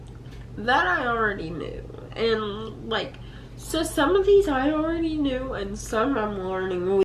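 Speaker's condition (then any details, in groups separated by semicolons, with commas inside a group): Cerebral palsy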